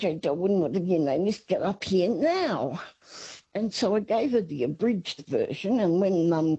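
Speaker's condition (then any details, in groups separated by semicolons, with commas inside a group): Parkinson's; uses wheelie walker; voice sometimes does not hold up, word-finding difficulty, brain sometimes steals words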